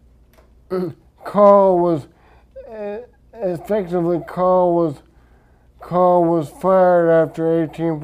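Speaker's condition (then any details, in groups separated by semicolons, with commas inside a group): Traumatic brain injury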